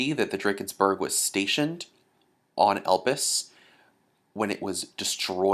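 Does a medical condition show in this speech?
No.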